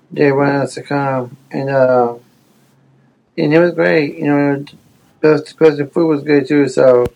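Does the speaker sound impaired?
Yes: Down syndrome; hesitant, finds talking without a microphone difficult, auditioned to check could speak well enough.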